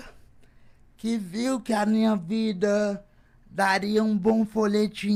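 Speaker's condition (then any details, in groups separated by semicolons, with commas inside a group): Cerebral palsy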